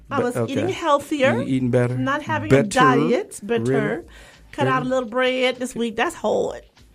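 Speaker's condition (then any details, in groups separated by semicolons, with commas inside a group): No condition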